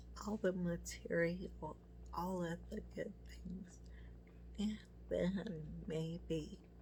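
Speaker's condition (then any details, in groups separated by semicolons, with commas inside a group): MS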